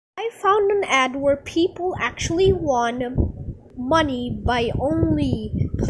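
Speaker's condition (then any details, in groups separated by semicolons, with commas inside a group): No condition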